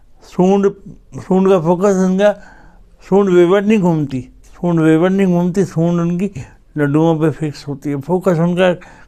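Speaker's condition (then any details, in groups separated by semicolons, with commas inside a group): Cerebral palsy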